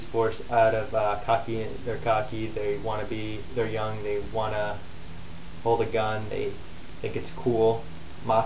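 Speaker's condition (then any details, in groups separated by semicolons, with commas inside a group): No condition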